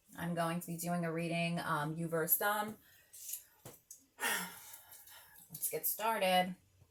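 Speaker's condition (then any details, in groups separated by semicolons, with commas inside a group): No condition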